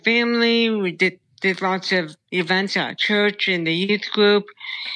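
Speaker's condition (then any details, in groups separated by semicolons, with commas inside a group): Brain stem tumor; childhood onset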